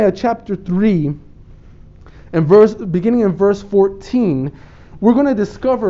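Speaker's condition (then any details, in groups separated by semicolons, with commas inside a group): No condition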